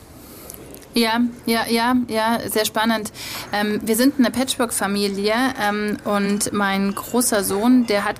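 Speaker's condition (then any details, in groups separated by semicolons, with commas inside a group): No condition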